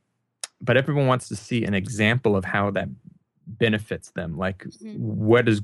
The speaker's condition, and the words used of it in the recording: None; typical speech.